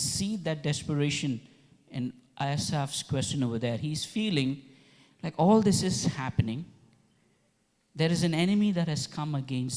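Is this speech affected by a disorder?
No.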